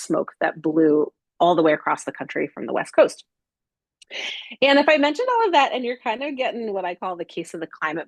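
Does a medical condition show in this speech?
No.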